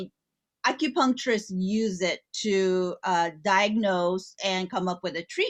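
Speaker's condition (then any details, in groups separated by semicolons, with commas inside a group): No condition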